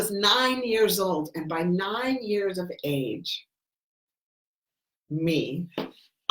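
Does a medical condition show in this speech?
No.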